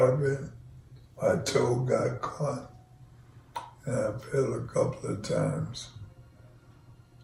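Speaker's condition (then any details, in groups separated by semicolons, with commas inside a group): ALS; onset left foot drop, then left leg weakness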